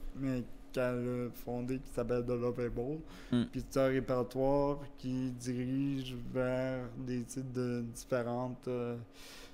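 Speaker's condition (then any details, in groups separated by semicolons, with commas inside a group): Cerebral palsy; wheelchair use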